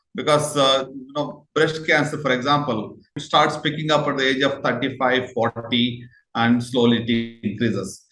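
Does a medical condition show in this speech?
No.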